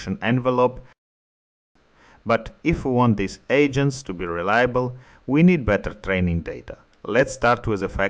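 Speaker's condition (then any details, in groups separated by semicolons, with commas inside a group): No condition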